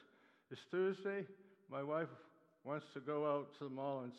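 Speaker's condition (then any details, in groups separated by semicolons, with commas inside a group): Parkinson's disease; Parkinson's attacks muscles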